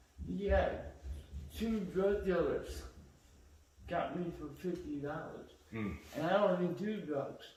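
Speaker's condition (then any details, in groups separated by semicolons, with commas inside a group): Cerebral palsy; cerebral palsy, congenital, diagnosed around age six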